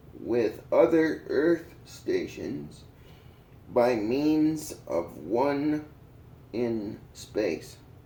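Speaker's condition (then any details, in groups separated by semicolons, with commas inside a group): Cerebral palsy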